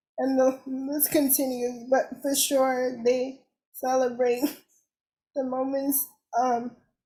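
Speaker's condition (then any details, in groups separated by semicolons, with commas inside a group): Cerebral palsy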